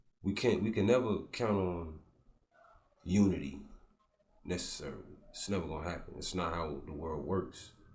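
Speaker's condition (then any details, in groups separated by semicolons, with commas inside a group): No condition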